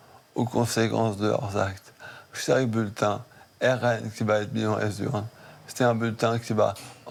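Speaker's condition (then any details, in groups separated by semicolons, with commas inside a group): Maladie de Charcot (ALS); speaking effortful, eating affected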